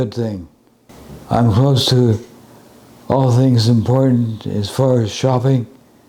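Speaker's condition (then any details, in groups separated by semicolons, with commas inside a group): Advanced Parkinson's disease, severe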